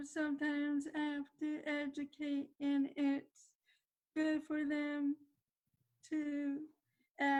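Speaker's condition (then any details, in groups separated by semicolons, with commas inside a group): Cerebral palsy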